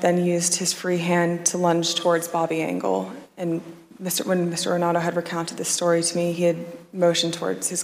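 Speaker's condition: No condition

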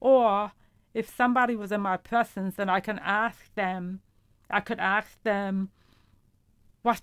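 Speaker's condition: Profound deafness; hears vowels but not consonants

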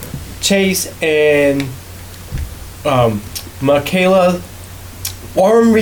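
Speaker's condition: Aphasia; member of Stroke Comeback Center; arguing voices and conversation distracting, linked to aphasia

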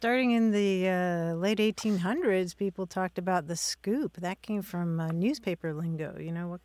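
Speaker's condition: No condition

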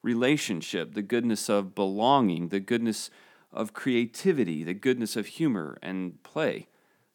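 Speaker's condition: No condition

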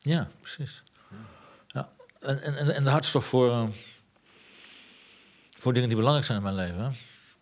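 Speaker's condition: Parkinson's disease; pain, abdominal pain from constipation, fatigue, unsteady, falls including off bicycle, reading own book aloud beyond strength

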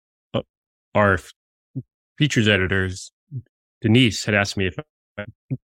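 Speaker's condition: Stutter; still stutters as adult; stutters visibly and audibly; repeated sounds, blocks

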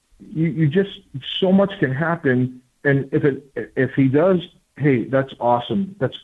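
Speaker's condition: No condition

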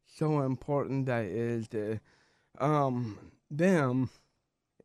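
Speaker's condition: Down syndrome

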